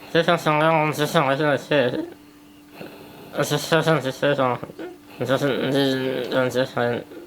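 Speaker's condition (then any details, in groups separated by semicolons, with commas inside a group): Spinal muscular atrophy type 1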